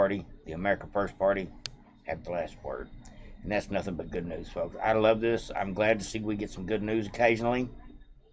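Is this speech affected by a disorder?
No.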